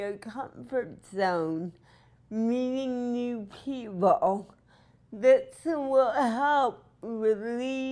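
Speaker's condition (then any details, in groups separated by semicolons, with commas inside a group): Cerebral palsy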